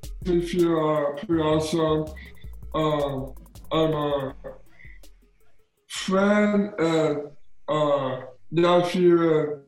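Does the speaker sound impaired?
Yes: Down syndrome.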